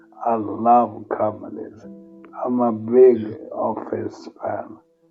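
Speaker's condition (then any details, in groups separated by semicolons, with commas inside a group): Multiple sclerosis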